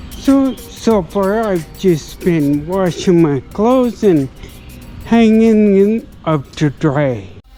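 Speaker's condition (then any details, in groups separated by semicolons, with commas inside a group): Traumatic brain injury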